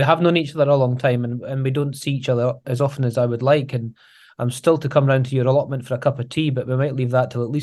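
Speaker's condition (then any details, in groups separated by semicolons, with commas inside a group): No condition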